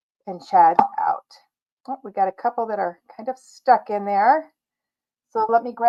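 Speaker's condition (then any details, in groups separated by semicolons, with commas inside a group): No condition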